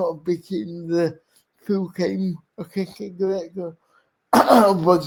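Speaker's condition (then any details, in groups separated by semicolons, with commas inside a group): Cerebral palsy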